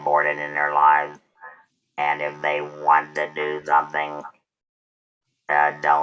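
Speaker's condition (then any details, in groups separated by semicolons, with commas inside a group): Total laryngectomy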